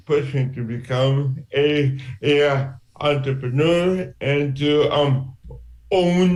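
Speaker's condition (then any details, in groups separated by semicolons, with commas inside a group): Cerebral palsy; from birth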